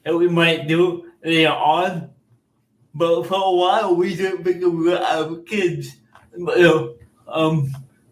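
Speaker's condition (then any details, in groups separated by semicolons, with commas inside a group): Cerebral palsy; cerebral palsy from birth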